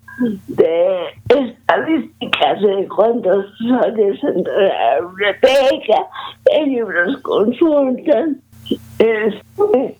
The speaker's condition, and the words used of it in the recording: Cerebral palsy. Tengo ciertas dificultades al hablar, al moverme, al tocar las cosas, pero